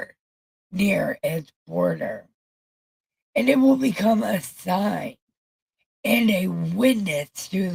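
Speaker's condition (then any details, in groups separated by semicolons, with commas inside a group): Brain injury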